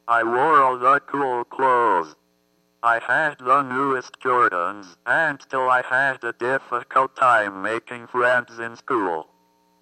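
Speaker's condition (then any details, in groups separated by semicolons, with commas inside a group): Athetoid cerebral palsy; speech therapist Judy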